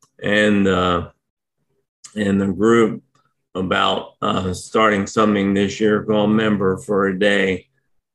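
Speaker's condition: ALS; difficulty speaking for long periods

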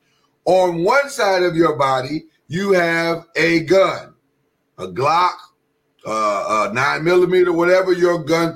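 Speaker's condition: No condition

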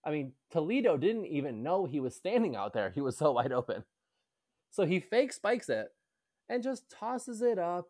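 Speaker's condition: No condition

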